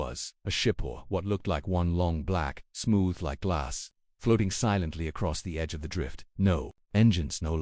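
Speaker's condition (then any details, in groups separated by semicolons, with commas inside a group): No condition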